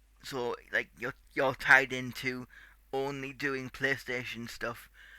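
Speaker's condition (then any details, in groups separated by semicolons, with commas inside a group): Cerebral palsy; tight muscles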